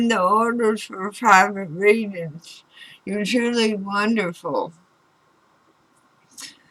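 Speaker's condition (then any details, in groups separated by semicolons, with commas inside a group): Throat cancer radiation damage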